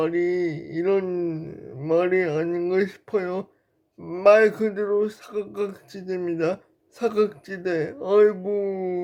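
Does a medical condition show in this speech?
Yes: brain lesion disability.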